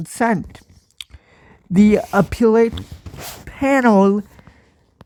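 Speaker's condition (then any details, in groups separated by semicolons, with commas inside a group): Cerebral palsy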